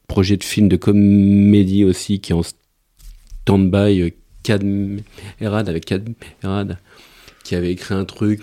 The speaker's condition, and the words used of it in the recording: Stuttering. Si je m'en sors avec un très fort bégaiement, même si là, aujourd'hui, ça va mieux, mais j'avais toujours un très fort bégaiement